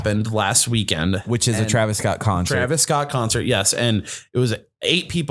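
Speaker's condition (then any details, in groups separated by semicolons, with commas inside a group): No condition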